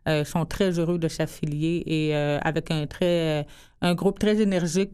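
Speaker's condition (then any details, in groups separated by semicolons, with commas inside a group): Hearing loss since birth; congenital hearing loss, born hard of hearing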